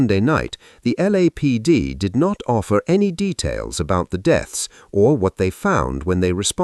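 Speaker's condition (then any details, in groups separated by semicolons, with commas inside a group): No condition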